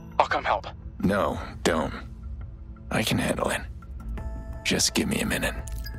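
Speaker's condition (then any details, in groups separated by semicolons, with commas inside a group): No condition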